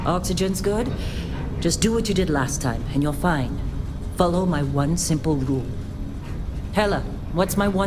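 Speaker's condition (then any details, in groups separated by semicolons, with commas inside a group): No condition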